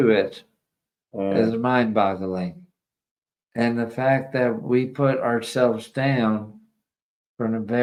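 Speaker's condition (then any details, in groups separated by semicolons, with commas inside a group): ALS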